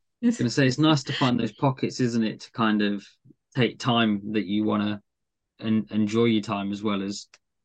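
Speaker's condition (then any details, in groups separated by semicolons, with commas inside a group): No condition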